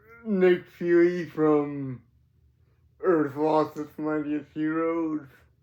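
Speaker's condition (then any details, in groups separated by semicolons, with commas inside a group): Cerebral palsy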